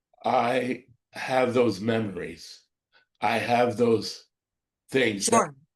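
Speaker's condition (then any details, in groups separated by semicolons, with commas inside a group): Cerebral palsy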